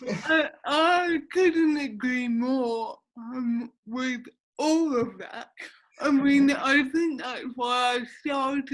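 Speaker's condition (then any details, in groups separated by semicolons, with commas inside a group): Cerebral palsy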